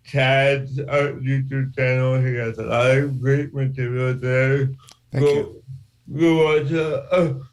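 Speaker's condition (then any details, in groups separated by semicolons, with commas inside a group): Cerebral palsy; from birth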